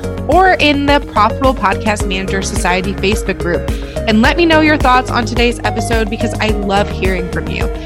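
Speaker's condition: No condition

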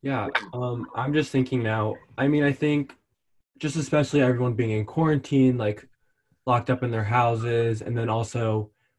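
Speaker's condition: No condition

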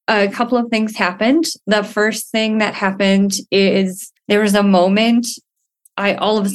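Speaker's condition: Bilateral cleft lip and palate; congenital, cleft treatment from birth, ongoing medical treatment

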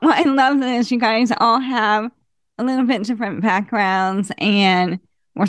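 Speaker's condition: ALS; ALS diagnosed at age 37, terminal, no cure

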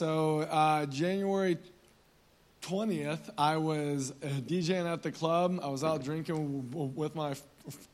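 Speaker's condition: Stutter; stuttered all through school; current stutter, may get a little blocked while speaking; gets a little blocked up, blocks usually before statements felt important; prolonged sounds

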